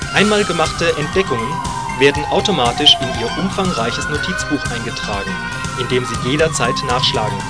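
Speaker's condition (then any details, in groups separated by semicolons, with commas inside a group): No condition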